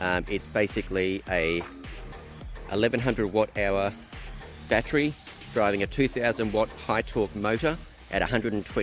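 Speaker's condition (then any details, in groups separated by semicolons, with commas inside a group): No condition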